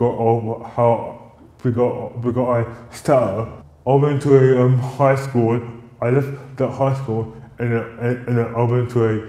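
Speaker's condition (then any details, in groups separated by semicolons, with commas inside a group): Cerebral palsy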